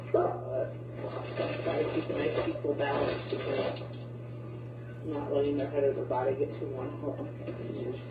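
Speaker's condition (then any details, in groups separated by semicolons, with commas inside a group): No condition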